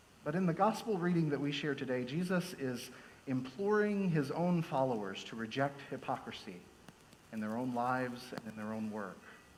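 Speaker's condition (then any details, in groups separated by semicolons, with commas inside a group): No condition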